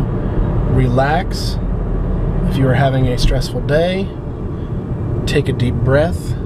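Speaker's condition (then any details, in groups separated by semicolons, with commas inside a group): No condition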